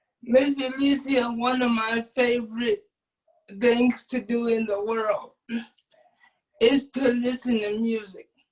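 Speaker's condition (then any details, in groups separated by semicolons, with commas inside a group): Cerebral palsy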